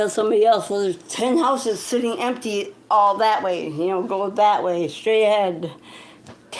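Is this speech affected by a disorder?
Yes: cerebral palsy.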